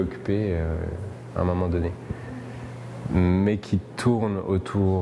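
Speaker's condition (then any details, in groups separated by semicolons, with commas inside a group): No condition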